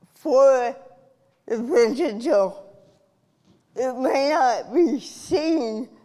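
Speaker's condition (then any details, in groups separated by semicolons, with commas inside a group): Cerebral palsy; from birth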